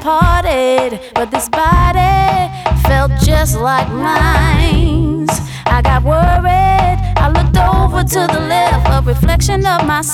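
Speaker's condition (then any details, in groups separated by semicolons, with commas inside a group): No condition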